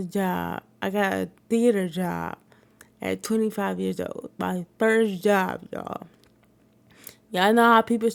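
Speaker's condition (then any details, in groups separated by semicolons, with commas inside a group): Cerebral palsy; wheelchair user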